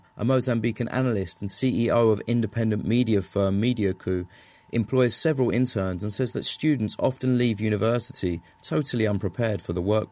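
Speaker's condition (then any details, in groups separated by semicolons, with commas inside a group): No condition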